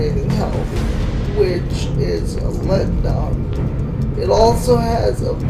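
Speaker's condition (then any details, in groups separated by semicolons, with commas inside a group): Cerebral palsy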